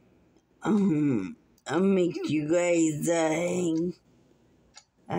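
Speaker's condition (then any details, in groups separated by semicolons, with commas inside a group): Muscular dystrophy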